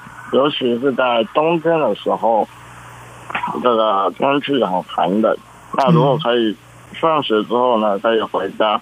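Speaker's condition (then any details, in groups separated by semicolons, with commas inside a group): Congenital muscular dystrophy; present from birth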